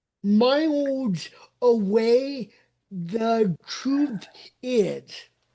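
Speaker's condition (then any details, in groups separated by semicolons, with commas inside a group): Cerebral palsy; uses walker and wheelchair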